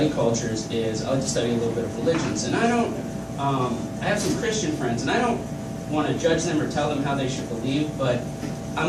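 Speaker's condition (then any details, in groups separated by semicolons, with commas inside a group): No condition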